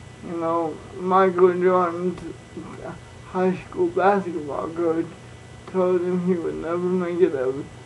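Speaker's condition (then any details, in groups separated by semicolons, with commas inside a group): Cerebral palsy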